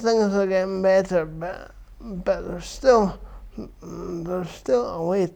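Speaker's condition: Cerebral palsy; from birth; affects verbal speech

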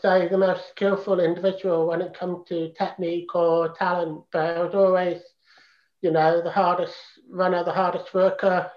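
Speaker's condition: Profound deafness, congenital profound deafness; not phone

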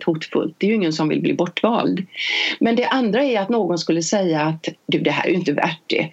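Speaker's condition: No condition

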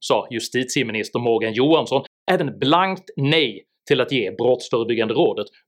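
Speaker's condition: No condition

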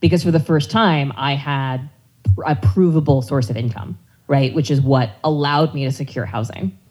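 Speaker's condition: No condition

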